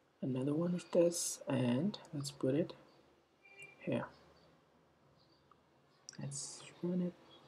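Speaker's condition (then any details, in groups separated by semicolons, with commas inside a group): No condition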